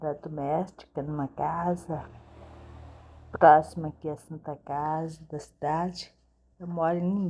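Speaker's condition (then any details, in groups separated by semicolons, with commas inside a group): Cerebellar ataxia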